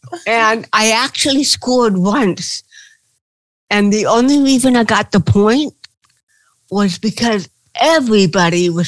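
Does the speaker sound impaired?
Yes: cerebral palsy; since birth, limits movement, not quick on bike as child, felt unable to play professional tennis.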